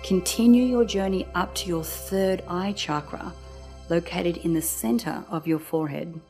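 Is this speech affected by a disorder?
No.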